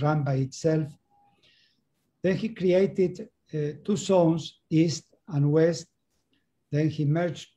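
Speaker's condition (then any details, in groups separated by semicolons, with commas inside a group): No condition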